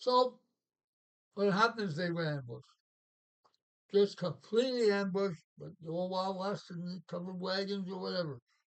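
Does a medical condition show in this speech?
Yes: Parkinson's.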